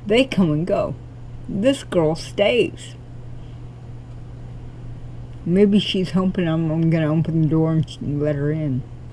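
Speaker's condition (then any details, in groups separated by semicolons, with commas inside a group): Cerebral palsy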